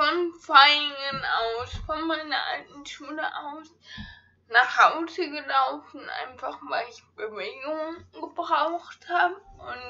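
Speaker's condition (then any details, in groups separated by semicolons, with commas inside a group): Ataxia; ataxia affecting hands and fingers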